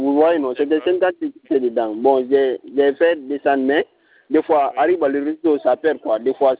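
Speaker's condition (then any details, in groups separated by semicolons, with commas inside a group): No condition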